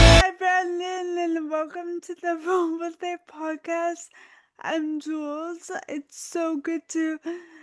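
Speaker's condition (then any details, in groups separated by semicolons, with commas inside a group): Dystonia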